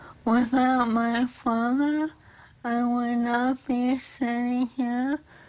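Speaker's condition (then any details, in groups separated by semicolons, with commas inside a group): ALS; cause attributed to bacterial infection, treated; onset about 8 years ago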